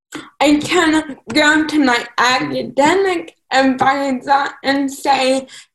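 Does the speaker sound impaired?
Yes: cerebral palsy; unable to drive.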